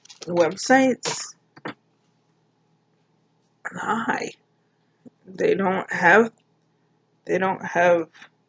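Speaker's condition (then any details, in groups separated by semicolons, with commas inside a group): Cerebral palsy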